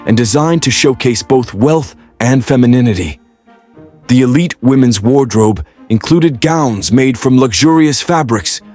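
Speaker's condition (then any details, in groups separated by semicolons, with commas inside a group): No condition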